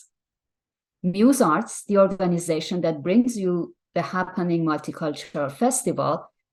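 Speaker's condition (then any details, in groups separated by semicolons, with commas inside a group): No condition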